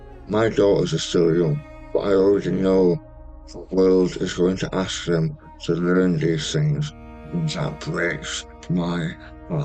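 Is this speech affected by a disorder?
Yes: stage 4 tongue cancer, hemiglossectomy.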